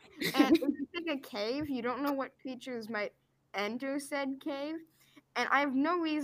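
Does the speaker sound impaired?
No.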